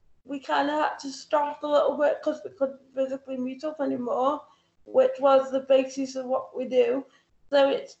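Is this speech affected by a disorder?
Yes: cerebral palsy; full-time wheelchair user.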